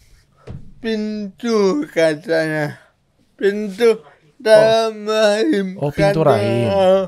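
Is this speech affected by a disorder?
Yes: cerebral palsy.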